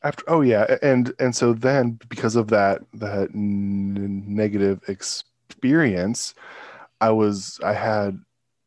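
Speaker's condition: Stuttering; stuttering since childhood, severe in middle and high school, could not get words out, several intensive camps when younger; still stutters, communicating virtually more challenging, more anxiety; word and part-word repetitions, blocks on own name; repeated sounds, prolonged sounds

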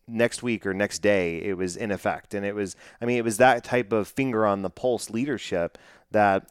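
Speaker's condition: No condition

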